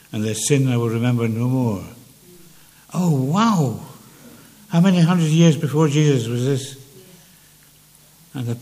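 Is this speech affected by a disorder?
Yes: Parkinson's; speech less clear than before for some years.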